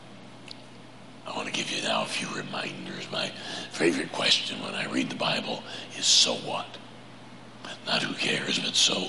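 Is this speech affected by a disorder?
Yes: laryngeal cancer; prosthesis speech planned after laryngectomy.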